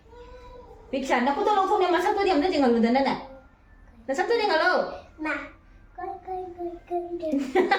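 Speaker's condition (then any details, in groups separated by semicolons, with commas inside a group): No condition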